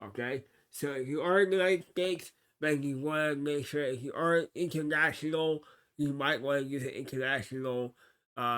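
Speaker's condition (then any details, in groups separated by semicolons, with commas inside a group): Cerebral palsy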